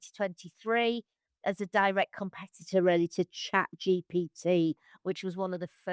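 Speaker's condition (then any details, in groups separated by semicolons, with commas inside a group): No condition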